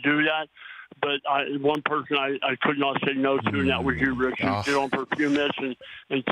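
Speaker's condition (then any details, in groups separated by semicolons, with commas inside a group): Oral cancer; may be hard to understand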